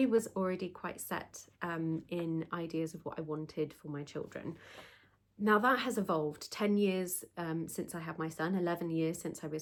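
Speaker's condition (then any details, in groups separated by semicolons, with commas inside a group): No condition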